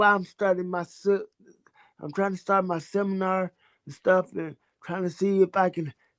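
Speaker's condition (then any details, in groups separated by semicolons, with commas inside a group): Cerebral palsy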